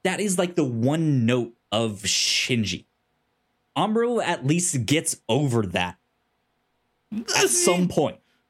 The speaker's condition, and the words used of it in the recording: Stuttering. And so, like, that is also the only explanation that I've got for my stutter, is that my brain moves faster than my mouth can move here.